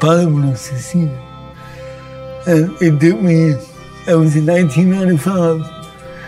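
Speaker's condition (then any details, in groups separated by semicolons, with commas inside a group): Cerebral palsy; from birth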